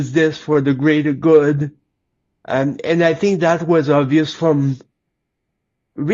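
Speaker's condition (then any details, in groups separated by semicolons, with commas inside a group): Cerebral palsy; lifelong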